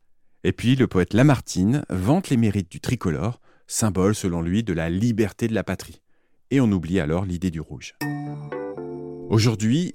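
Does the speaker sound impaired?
No.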